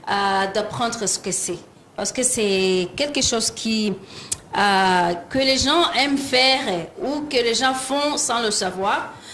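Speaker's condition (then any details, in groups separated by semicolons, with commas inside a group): No condition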